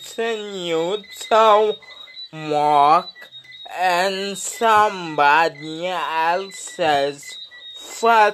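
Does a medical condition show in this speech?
Yes: speech impediment; no speech therapy yet, would need therapy to go on camera.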